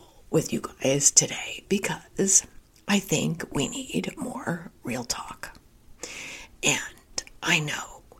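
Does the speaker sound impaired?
Yes: spasmodic dysphonia; holistic treatment with Dr. Chang and Dr. Lin, new diet, not using Botox.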